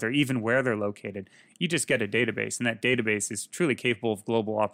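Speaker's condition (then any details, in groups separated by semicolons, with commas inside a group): No condition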